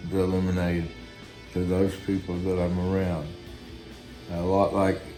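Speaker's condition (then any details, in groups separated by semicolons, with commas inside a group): Guillain-Barré syndrome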